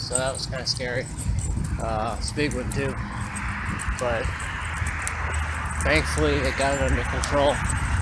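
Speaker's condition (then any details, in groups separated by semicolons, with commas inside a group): No condition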